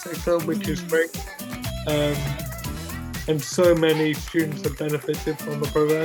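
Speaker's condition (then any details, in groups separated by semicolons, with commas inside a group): Cerebral palsy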